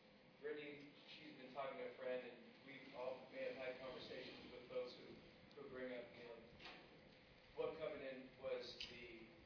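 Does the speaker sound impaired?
No.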